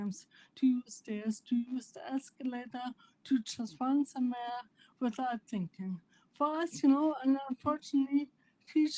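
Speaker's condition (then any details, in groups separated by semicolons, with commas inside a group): Primary lateral sclerosis; upper motor neurons only, spasticity; initially probable diagnosis; speech sounded different, like drunk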